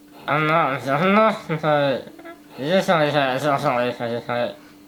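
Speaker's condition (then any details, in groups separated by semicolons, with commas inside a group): Spinal muscular atrophy type 1; speech needs translating by companion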